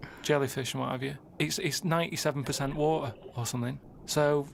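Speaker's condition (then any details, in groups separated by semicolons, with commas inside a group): No condition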